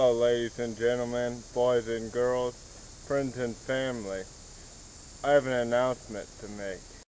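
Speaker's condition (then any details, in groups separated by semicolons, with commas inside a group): Cerebral palsy, spastic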